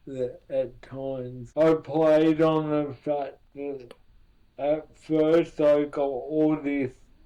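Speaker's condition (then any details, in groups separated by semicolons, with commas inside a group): Cerebral palsy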